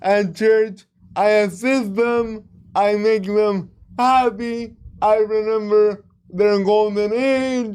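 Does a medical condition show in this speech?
Yes: cerebral palsy; speech therapy for communication skills.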